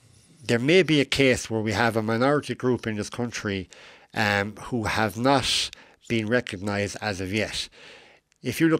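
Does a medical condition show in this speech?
Yes: cleft lip and palate; adult, age 41.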